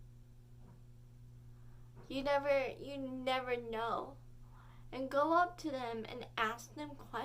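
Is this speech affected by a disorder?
Yes: cerebral palsy.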